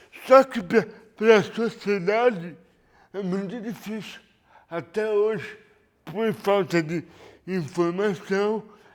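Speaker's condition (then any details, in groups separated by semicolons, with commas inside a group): Cerebral palsy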